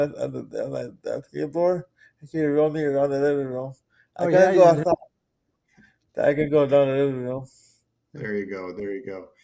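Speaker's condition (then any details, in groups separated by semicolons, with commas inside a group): Cerebral palsy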